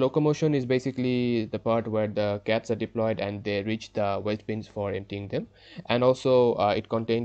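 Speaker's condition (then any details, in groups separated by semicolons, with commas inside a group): No condition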